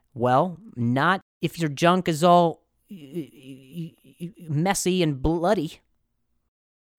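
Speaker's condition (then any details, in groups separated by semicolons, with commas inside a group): Stutter; stutters sometimes, abbreviates words, less stuttering when comfortable, stutters most around uncomfortable family; blocks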